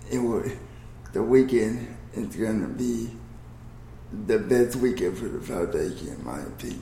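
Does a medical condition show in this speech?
Yes: cerebral palsy.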